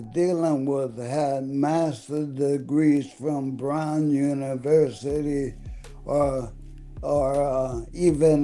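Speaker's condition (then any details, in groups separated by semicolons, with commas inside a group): ALS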